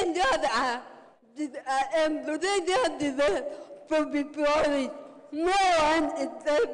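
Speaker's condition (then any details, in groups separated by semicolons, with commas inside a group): Cerebral palsy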